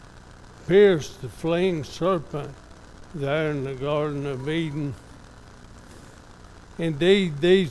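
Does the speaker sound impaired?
Yes: ALS; father died of same disease, diagnosed by doctor in Lubbock, second opinion in Dallas; somewhat affected, evident today.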